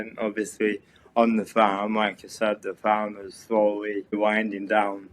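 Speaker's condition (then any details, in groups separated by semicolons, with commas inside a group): Cerebral palsy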